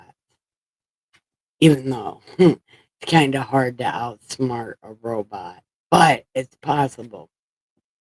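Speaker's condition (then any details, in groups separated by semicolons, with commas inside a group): Brain injury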